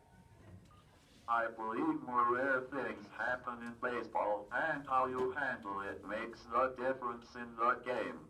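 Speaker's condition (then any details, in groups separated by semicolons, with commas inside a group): Cerebral palsy, athetoid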